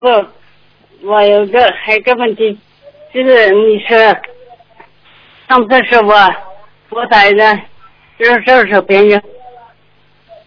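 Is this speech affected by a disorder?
Yes: speech impairment; physical condition with speech impairment, wheelchair user; speech not clear at present, host advises writing a letter, caller says speaking poorly, then slightly better.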